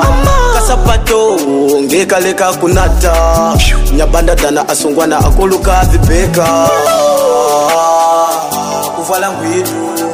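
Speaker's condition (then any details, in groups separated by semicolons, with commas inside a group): No condition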